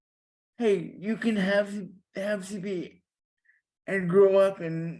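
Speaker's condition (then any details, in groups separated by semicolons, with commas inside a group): Cerebral palsy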